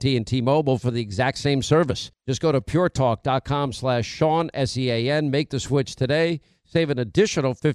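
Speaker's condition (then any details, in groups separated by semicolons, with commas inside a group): No condition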